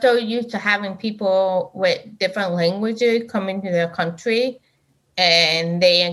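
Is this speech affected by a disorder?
Yes: deaf; hearing aid user, reads transcription app to follow speech, signs, mask reading i am deaf; raises voice without hearing aid, cannot hear own voice, goes by feel.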